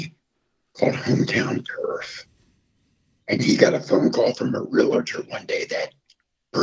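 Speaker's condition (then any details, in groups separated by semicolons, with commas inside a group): Throat cancer, half voicebox, partial laryngectomy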